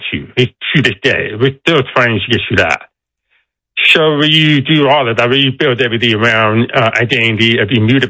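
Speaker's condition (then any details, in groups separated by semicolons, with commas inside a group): Deafness; deaf accent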